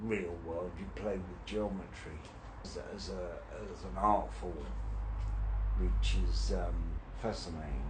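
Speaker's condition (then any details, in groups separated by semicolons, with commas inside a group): Brain injury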